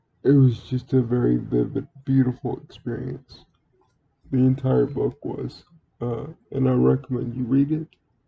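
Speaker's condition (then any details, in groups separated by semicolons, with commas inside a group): Cerebral palsy; wheelchair user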